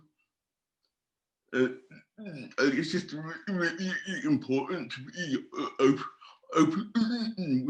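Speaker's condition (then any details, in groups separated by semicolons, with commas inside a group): Cerebral palsy; from birth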